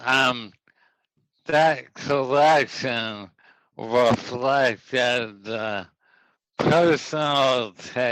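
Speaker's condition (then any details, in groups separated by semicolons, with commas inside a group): ALS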